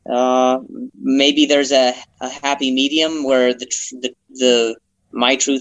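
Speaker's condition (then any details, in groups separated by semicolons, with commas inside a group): Stutter; severe early in comedy career, much improved since; heckled for it, now much better, works on word economy, slow voice; repeated words, blocks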